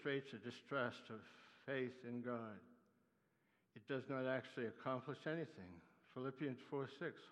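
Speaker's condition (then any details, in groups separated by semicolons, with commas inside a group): Parkinson's disease; neuropathy attacks nerves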